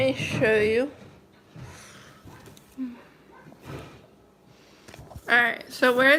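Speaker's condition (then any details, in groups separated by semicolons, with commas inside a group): Cerebral palsy, mild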